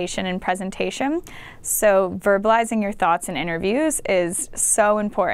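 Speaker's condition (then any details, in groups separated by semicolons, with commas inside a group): No condition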